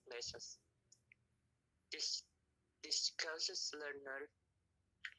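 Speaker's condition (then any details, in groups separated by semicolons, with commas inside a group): No condition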